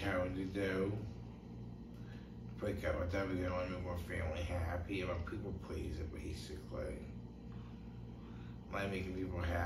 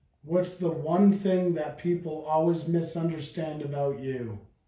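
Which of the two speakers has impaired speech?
The first: brain injury; tongue cut off at age 5; brain injury limits abilities sometimes.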